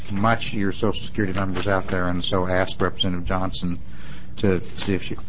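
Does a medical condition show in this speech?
No.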